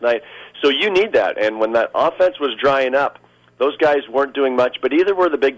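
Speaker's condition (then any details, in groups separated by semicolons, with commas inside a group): No condition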